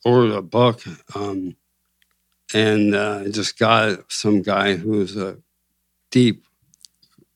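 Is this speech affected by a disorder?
Yes: ALS; limb onset ALS, left foot drop, back surgery for presumed pinched nerve, symptoms accelerated afterward; diagnosed a few months ago, prognosis two to five years, cannot walk unsupported, about 15 supplements.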